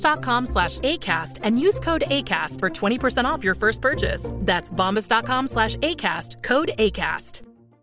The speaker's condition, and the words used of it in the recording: No condition.